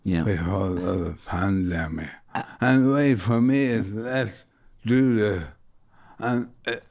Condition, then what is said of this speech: ALS (motor neuron disease). And honestly, I'm hearing myself in a different way.